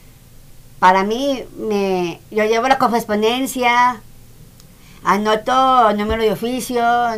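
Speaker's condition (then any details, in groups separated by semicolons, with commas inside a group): Down syndrome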